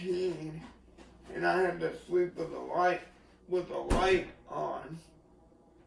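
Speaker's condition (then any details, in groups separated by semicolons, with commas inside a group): Cerebral palsy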